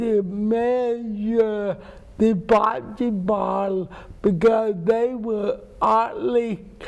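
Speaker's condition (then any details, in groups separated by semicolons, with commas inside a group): Cerebral palsy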